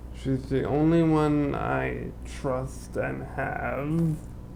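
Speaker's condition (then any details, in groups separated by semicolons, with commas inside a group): Cerebral palsy; limbs affected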